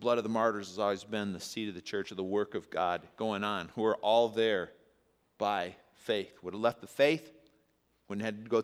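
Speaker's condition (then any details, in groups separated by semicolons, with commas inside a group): No condition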